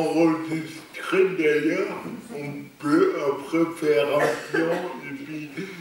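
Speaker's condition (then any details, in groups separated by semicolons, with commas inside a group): Cerebral palsy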